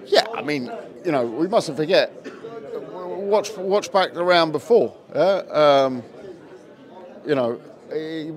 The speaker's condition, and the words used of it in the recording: No condition.